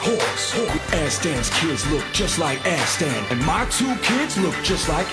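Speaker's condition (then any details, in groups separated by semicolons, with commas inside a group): No condition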